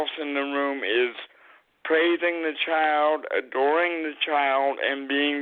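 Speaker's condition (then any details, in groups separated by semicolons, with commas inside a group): Cerebral palsy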